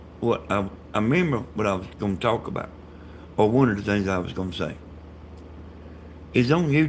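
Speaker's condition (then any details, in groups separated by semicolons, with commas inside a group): Brain bleed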